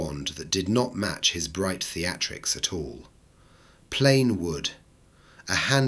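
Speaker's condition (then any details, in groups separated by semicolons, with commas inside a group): No condition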